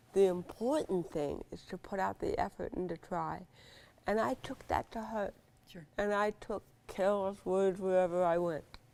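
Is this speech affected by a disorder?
Yes: cerebral palsy.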